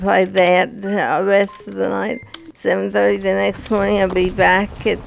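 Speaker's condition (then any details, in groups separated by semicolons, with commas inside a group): Parkinson's disease; onset early 50s, first sign full body tremor and fall, Requip treatment, dose raised over years; Requip stopped by neurologist, tremors much worse, trouble walking, uses cane and walker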